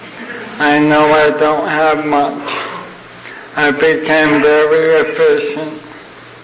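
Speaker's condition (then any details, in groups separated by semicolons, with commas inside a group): ALS (Lou Gehrig's disease); young onset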